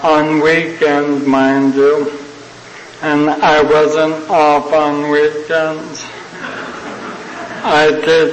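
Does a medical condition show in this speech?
Yes: ALS (Lou Gehrig's disease); young onset.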